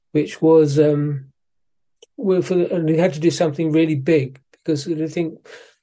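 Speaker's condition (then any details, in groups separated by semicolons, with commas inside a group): Parkinson's disease; physiotherapy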